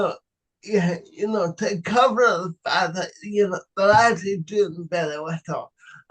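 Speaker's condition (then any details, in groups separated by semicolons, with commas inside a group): Cerebral palsy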